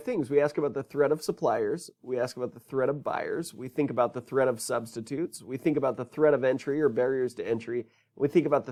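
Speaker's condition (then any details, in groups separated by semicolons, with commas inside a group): No condition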